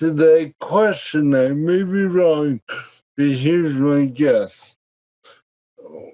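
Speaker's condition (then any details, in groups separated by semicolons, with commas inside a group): Cerebral palsy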